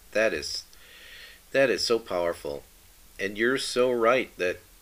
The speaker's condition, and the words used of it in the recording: None; typical speech.